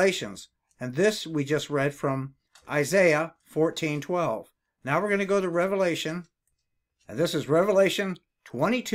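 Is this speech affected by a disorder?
No.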